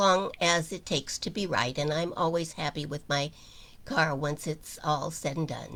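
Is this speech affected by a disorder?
No.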